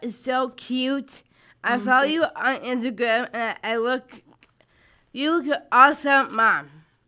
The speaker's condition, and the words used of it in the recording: Down syndrome. Well, first of all, I admire you and how eloquently you're speaking on this podcast